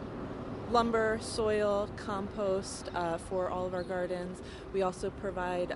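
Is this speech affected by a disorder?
No.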